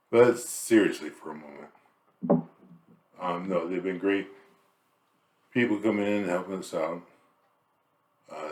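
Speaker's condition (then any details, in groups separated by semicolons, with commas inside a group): ALS; hospice, diaphragm weakening, very weak, morphine, lorazepam, breathing machine; reduced breathing, neck muscles compensating, tires quickly talking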